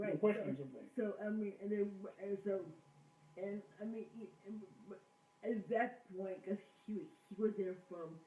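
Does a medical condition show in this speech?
Yes: cerebral palsy.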